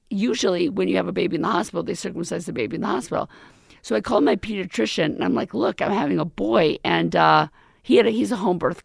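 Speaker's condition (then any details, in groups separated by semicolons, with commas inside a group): Left vocal cord paralysis, left unilateral; still hard to swallow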